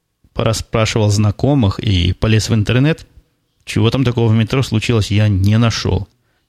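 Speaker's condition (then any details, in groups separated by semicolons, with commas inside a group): No condition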